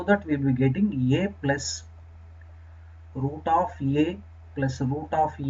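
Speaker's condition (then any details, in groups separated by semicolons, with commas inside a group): No condition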